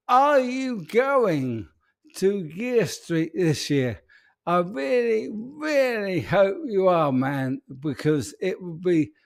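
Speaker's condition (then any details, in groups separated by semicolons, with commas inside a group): ALS; voice may sound peculiar, current oddness from tongue ulcer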